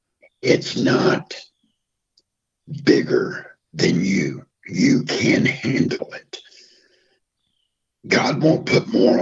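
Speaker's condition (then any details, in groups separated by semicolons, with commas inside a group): Throat cancer, half voicebox, partial laryngectomy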